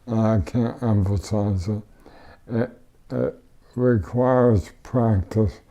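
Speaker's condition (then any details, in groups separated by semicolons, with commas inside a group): ALS; power wheelchair, no tracheostomy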